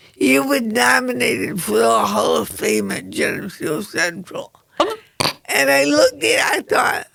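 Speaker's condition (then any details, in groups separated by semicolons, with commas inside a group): Cerebral palsy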